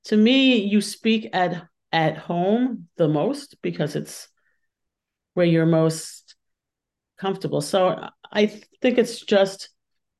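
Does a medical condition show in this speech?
Yes: stuttering; lifelong stuttering, spoke less in the past; still stutters at times; word stuttering hard and emotional, stretches out its vowel; here prolonged sounds, blocks.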